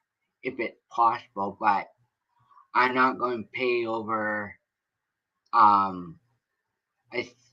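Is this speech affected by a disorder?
Yes: cerebral palsy.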